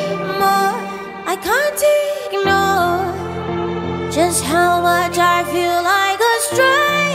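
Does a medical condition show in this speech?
No.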